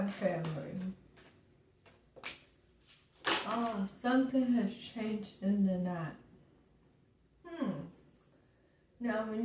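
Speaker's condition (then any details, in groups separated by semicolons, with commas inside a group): Throat cancer radiation damage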